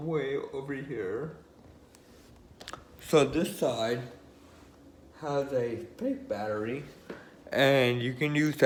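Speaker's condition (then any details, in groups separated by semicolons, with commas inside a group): Friedreich's ataxia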